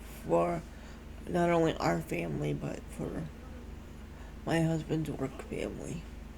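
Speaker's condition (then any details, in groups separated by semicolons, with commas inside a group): Cerebral palsy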